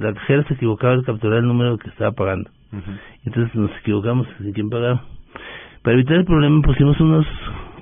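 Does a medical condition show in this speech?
Yes: Parkinson's disease; stooped posture at times, loss of strength, walking, running and tennis prescribed by neurologist; voice sometimes trembles, sometimes understood, sometimes not understood at all.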